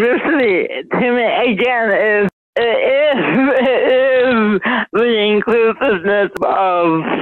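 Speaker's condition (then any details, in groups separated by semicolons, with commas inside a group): Mild cerebral palsy; speech affected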